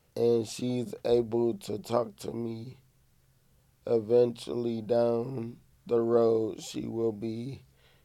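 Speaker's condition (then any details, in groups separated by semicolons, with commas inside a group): Cerebral palsy; affects movement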